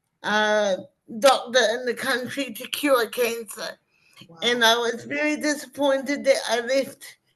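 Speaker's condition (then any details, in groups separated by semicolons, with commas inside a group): Cerebral palsy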